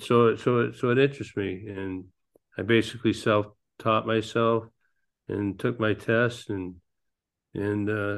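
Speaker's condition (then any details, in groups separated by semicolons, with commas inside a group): Parkinson's disease; pickleball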